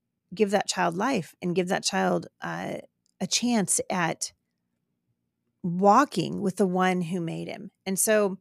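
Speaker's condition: No condition

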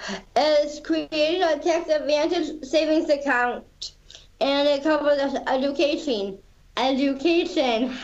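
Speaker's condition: Down syndrome; reads and speaks better than sings

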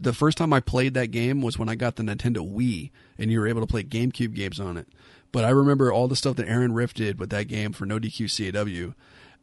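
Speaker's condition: No condition

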